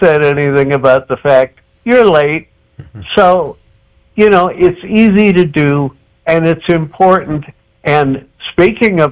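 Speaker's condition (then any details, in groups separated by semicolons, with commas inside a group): Cerebral palsy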